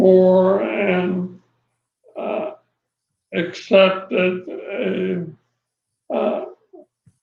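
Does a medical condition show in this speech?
Yes: ALS; voice changed early.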